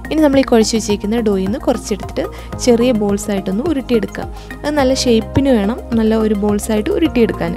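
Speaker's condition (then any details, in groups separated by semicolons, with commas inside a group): No condition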